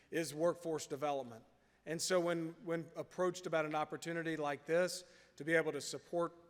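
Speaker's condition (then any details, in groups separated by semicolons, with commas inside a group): No condition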